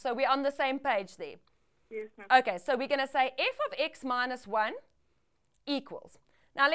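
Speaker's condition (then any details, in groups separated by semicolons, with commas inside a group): No condition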